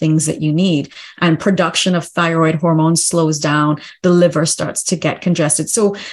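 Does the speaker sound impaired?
No.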